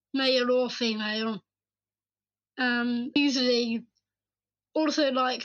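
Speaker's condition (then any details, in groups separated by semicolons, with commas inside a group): Down syndrome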